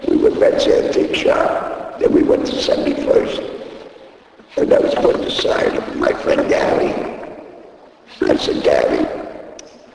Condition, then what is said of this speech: Laryngectomy. And then they put this piece of thing in my throat